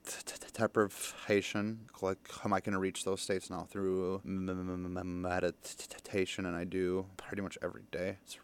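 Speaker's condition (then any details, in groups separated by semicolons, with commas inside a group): Stutter; stutter since young childhood, speech help stopped around age 11 or 12, therapy, 12-step programs, now sober; still stutters, public speaking still hard, sounded fluent on air, feels safe in studio; stutters on f of furniture mover, no stutter when drunk, cares less when feeling safe; repeated sounds, prolonged sounds, blocks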